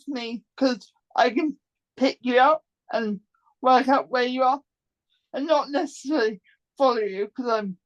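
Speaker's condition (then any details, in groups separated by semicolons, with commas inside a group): Cerebral palsy; complex form, present from birth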